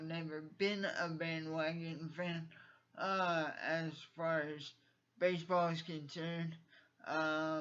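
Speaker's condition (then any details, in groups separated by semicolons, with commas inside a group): Cerebral palsy; from birth, uses wheelchair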